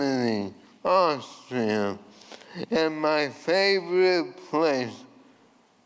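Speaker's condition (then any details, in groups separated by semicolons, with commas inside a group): ALS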